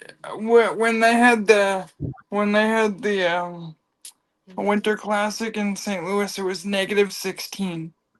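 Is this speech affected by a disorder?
Yes: cerebral palsy; from birth.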